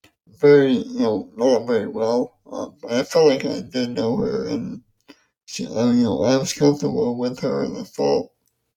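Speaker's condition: ALS; ALS diagnosed at age 27, gradual changes before diagnosis, nervous system disease weakening muscles; speech affected, mouth function impaired, affects reading aloud

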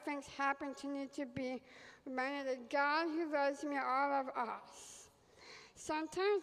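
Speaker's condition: Down syndrome; congenital, diagnosed before birth, born month early, intestinal surgery hours after birth, 17 days neonatal hospital; almost 28 years old, gives spoken testimony while pastor holds microphone; difficulty with speech development in childhood, used basic signs, early physical therapy to strengthen muscles

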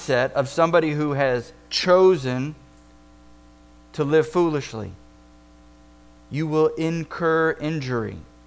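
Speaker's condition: No condition

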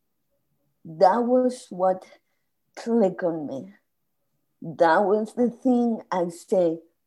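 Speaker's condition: Spasmodic dysphonia; voice not natural

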